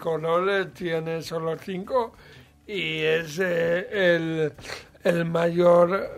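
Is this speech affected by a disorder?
Yes: cerebral palsy, mild.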